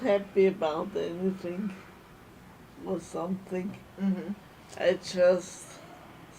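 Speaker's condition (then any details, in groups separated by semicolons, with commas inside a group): Multiple sclerosis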